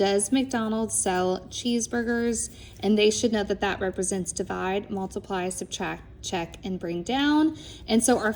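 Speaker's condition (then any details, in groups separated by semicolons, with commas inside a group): No condition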